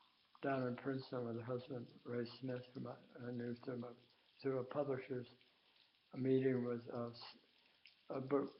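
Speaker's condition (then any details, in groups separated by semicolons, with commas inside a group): Tongue cancer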